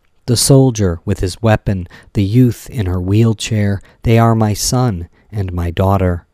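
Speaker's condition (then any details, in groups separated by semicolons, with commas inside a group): No condition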